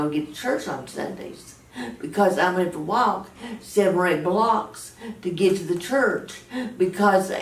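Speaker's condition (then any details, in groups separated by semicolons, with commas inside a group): Cerebral palsy, mild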